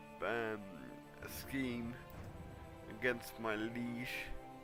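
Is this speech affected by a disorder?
Yes: cerebral palsy.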